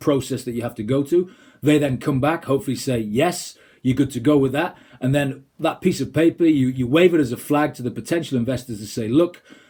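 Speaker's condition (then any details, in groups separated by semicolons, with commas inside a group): No condition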